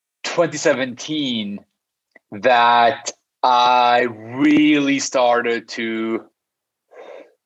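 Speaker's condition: Stutter; stutter since childhood, stutters in six languages: English, French, Spanish, Arabic, Portuguese, Armenian; audible stutter during interview; no stuttering when singing, avoided speaking for years out of fear, later joined Toastmasters and debating club; prolonged sounds, blocks

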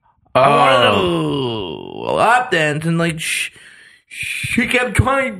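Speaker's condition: Stutter; attempted self-cure with about 10 grams of psilocybin mushrooms, inspired by Joe Rogan guest, unsuccessful; stutter still present despite attempts to cure it; persistent stutter; repeated sounds, prolonged sounds

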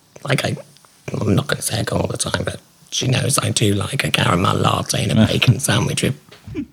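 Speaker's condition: Laryngectomy; valve-pressed voice, stops breathing talking, strange little voice, quieter, silent laugh, valve fails, phone hard

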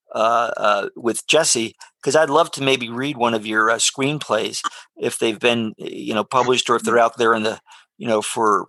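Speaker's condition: No condition

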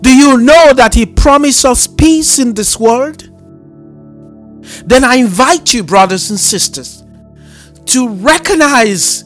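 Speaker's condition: No condition

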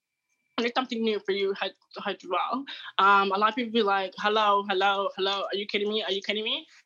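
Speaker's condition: Deafness (hard of hearing); hears well

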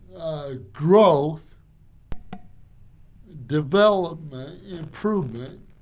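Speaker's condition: Cerebral palsy; from birth

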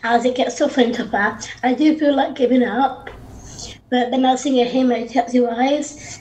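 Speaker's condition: Down syndrome; extra chromosome, adult woman

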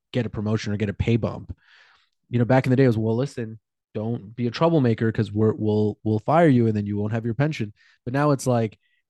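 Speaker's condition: No condition

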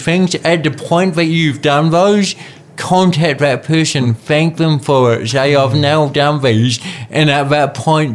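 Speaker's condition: Cerebral palsy; later physio through athletics

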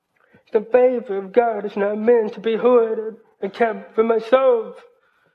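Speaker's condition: Hearing loss, cochlear implant; college

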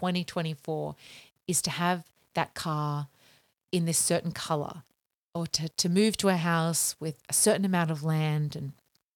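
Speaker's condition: No condition

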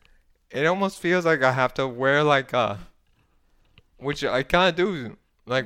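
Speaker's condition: ALS; recent PEG feeding tube surgery at hospital next to Nova, painful, pain meds afterward

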